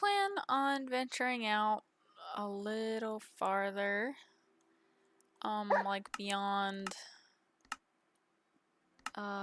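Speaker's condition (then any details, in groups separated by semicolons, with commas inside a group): No condition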